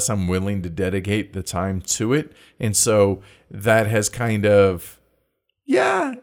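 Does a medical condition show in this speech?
No.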